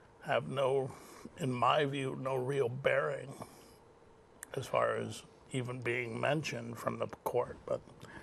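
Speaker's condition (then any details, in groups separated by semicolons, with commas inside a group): Cerebral palsy; lifelong, classic cerebral palsy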